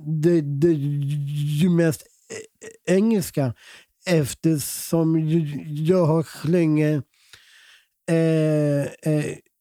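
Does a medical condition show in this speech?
Yes: Down syndrome; present from birth; 32 years with condition.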